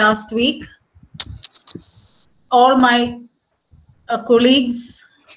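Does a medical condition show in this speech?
No.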